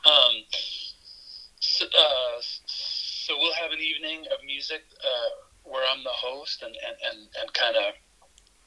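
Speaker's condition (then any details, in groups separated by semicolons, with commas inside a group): Stuttering; stuttering since childhood, not healed; pretty fluent in this conversation, nerves may add to stutter; fluency varies, at times can hardly get words out, stuttered horribly through Coffee Hag show, Mankato; repeated words, blocks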